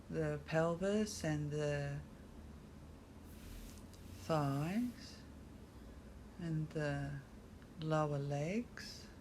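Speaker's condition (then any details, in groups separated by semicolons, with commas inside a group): No condition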